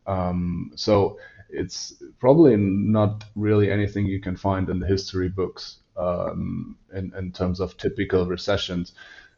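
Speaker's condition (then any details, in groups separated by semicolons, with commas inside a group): No condition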